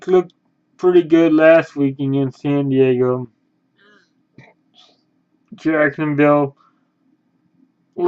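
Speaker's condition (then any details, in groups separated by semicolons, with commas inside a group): Cerebral palsy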